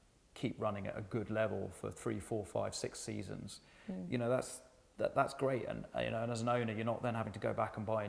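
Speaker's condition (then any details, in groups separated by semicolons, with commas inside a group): No condition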